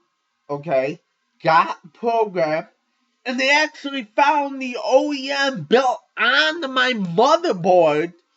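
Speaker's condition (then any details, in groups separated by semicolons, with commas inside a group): Cerebral palsy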